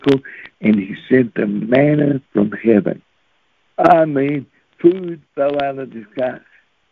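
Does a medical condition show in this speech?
Yes: cerebral palsy; since birth, birth defect, never able to run.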